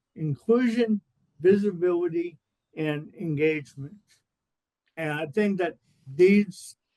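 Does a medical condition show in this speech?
Yes: cerebral palsy.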